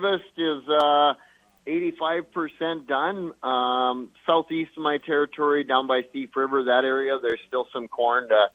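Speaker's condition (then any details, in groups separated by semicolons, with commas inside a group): No condition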